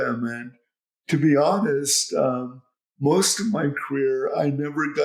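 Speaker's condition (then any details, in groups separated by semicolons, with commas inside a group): Cerebral palsy; speech unclear since childhood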